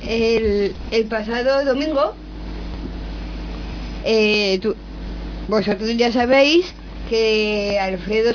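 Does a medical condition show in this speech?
Yes: Down syndrome; radio program of Fundación Síndrome de Down de Madrid.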